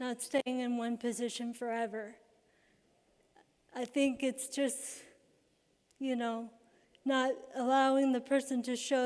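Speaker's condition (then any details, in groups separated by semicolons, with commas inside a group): Cerebral palsy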